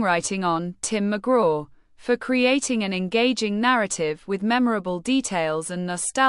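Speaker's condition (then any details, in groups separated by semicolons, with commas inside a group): No condition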